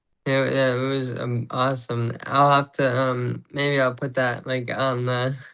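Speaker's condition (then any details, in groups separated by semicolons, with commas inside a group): Traumatic brain injury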